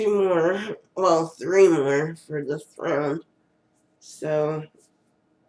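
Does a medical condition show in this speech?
Yes: cerebral palsy.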